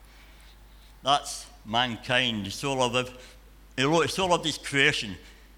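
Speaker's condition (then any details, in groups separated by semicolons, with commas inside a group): Cleft palate and cleft lip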